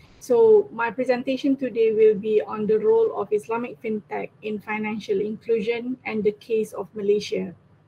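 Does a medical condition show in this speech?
No.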